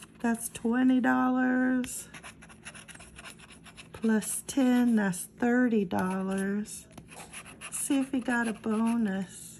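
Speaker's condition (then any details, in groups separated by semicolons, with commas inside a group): No condition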